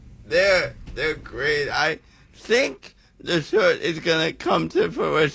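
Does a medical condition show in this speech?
Yes: cerebral palsy; congenital, physical disability visible in hand, unable to play mainstream sports as child; advised by Pete to improve speaking for play-by-play, attended Toastmasters, hired speaking coach.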